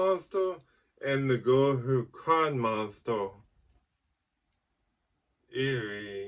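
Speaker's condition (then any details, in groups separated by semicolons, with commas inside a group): Ataxic cerebral palsy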